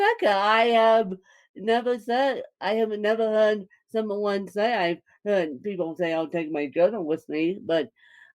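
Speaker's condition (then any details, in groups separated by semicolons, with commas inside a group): Cerebral palsy, mixed, moderate; hip operation, hips used abnormally; wet cough, night breathlessness, masks hinder breathing, speech therapy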